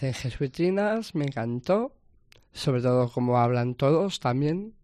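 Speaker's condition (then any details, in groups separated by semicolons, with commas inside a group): Down syndrome; trisomy 21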